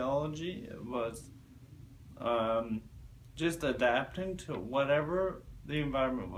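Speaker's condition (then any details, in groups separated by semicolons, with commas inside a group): Cerebral palsy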